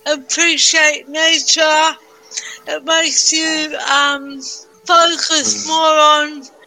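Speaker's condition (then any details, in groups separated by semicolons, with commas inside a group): Cerebral palsy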